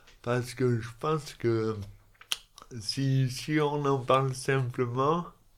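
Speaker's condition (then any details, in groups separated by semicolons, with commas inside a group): Dystonia; neurological, affects fine motor skills and speech, speech therapy until age 18, judo since age 3 to compensate; elocution difficulties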